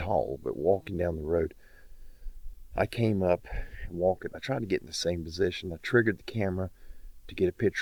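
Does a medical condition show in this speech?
No.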